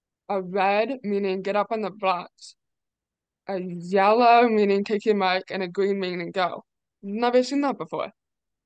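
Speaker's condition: Deafness; deaf or hard of hearing

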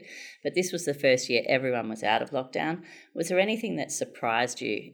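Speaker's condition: No condition

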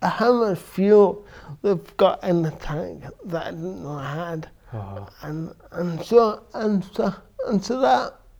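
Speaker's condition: Cerebral palsy; from birth; affects verbal speech

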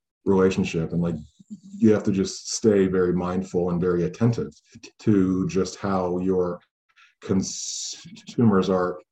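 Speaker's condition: Stuttering; lifelong stutter, cannabis reported to help stuttering; repeated sounds, prolonged sounds

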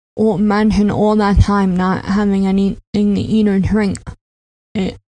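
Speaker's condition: Cleft palate; congenital

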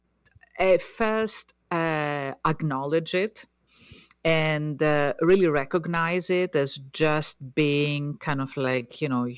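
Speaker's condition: No condition

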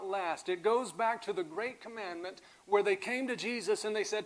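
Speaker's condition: No condition

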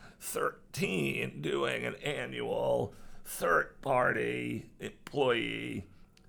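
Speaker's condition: Voice disorder; acquired voice disorder

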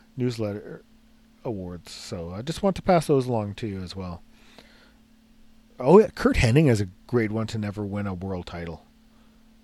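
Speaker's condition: No condition

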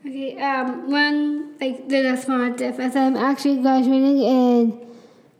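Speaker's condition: Down syndrome; speaking among more difficult things, way of talking might seem weird

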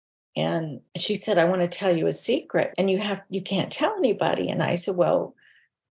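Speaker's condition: No condition

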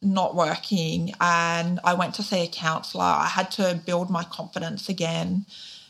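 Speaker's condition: Deafness, profound; born deaf, recessive gene, Auslan sign language first language, started speaking at age 5; cannot hear interviewer, lip reads questions via recording platform, signs while answering; weekly private speech therapy in childhood, speaks clearly, bilingual Auslan and spoken English

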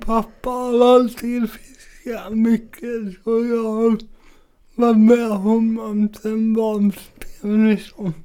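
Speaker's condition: Cerebral palsy; from birth, oxygen deprivation at delivery, heart not beating at birth then restarted, spasms, right side harder to control; 26 years since onset, mild, long walks tiring, most tasks possible but very energy-consuming; mainly affects speech and balance

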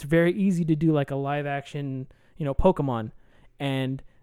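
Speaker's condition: No condition

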